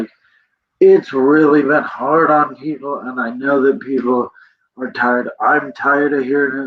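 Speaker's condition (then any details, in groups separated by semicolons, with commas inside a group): Cerebral palsy; present from birth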